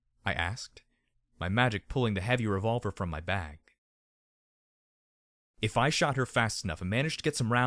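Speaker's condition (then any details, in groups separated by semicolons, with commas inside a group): No condition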